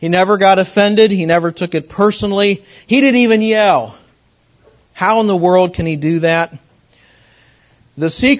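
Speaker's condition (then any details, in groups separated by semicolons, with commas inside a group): No condition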